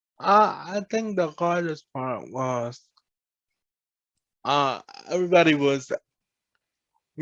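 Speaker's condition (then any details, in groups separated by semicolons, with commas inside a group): Cerebral palsy; present from birth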